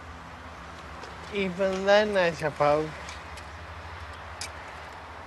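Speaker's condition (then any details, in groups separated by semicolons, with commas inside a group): Friedreich's ataxia; progressive, nervous system affected; cannot walk, about 30 years since onset; difficulty speaking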